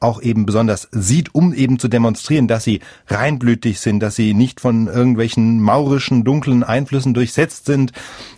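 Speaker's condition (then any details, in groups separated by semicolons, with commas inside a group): No condition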